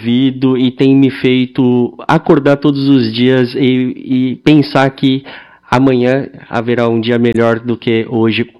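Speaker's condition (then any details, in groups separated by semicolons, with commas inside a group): Cleft lip and palate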